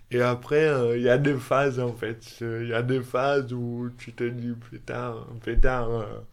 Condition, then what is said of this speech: Dystonia. Et pour moi, c'est vraiment la motricité fine et l'élocution.